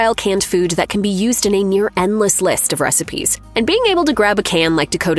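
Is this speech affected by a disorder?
No.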